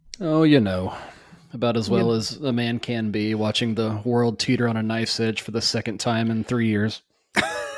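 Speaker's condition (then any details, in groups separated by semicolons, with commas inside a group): No condition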